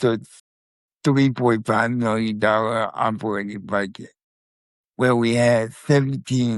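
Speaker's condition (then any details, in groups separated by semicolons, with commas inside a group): Spastic quadriplegic cerebral palsy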